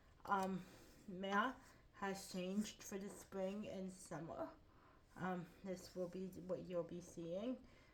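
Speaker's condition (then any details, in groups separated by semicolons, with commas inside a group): Cerebral palsy; lifelong, ankle-foot orthoses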